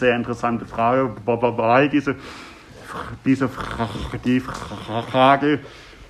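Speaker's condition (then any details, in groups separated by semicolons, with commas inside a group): Stuttering; father stuttered as child, possibly genetic, cannot coordinate speech components simultaneously; very severe stuttering; choppy, repetitive, occasional blocks, fluent when singing, milder with pet, throat pain with blocks on r; repeated sounds, prolonged sounds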